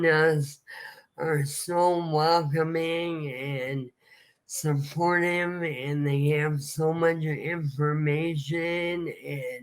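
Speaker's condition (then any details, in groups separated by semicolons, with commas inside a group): ALS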